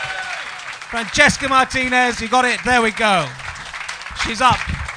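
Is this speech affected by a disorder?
No.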